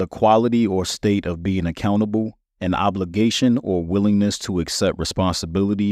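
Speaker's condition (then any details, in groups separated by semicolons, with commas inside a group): No condition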